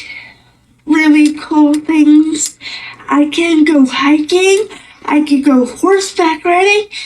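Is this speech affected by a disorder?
Yes: cerebral palsy.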